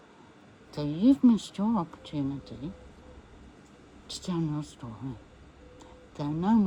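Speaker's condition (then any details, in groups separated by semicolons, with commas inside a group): MND; voice may be difficult to understand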